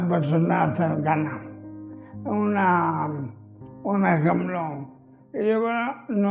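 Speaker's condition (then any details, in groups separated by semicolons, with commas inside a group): Amyotrophic lateral sclerosis (ela); slow-progressing form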